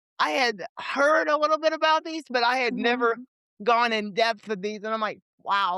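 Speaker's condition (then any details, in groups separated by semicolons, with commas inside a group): Cerebral palsy; from birth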